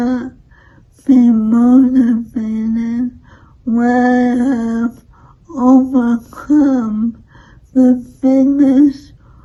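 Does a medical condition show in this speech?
Yes: ALS; still able to speak.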